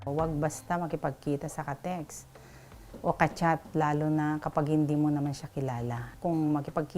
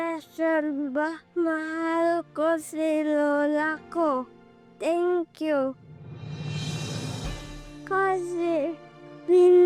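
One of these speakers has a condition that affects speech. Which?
The second: cerebral palsy; cannot walk; difficulty speaking.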